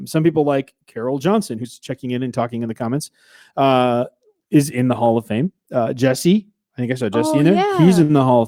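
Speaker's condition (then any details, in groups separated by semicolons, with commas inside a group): No condition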